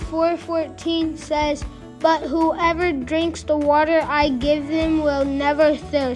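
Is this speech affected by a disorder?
No.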